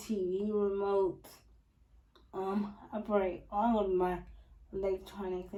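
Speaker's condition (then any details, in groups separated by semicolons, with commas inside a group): Spastic quadriplegic cerebral palsy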